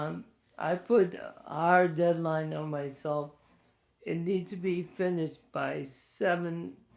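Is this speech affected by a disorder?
Yes: ALS.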